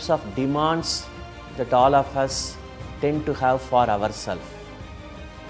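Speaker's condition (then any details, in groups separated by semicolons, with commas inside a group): No condition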